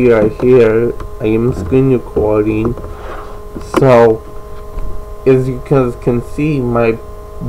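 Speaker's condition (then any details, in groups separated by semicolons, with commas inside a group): Cerebral palsy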